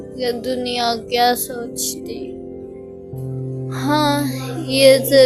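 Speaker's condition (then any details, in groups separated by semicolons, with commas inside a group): Speech difficulty after fall; affects walking and speech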